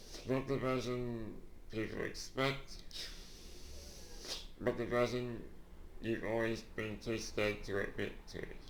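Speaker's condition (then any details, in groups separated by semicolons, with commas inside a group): Duchenne muscular dystrophy; since childhood, wheelchair user; age 37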